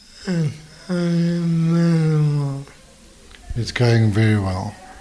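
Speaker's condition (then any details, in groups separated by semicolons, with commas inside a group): Motor neurone disease; terminal, last years of life; difficulty speaking clearly, needs interpreter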